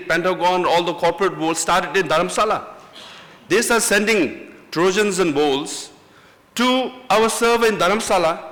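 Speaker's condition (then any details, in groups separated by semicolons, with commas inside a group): No condition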